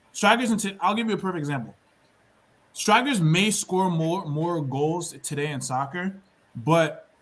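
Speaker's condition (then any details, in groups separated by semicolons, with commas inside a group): No condition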